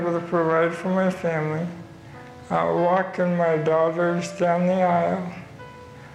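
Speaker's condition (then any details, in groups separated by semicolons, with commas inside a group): ALS; adult onset in previously healthy man; losing ability to control muscles; very difficult to understand at first, hard to understand from losing muscle control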